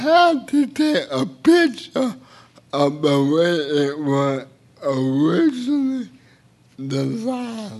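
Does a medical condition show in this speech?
Yes: cerebral palsy; involuntary hand movements.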